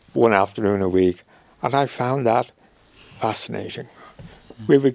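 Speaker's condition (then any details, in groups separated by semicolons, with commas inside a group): Motor neuron disease; wheelchair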